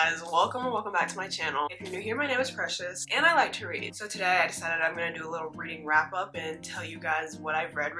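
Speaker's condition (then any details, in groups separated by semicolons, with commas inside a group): No condition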